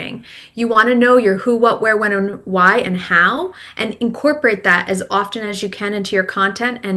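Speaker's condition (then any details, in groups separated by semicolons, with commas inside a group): No condition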